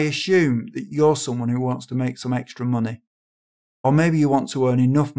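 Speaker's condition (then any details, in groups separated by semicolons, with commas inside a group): No condition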